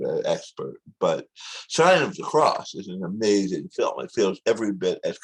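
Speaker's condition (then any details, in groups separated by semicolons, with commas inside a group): Tongue cancer surgery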